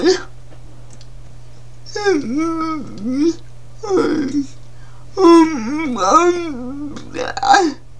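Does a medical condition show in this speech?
Yes: cerebral palsy.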